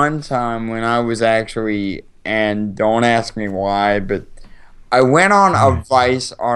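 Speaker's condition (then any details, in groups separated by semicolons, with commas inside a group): Cerebral palsy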